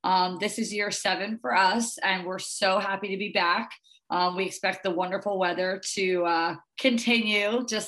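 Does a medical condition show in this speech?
No.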